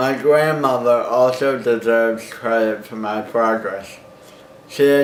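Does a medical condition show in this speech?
Yes: cerebral palsy.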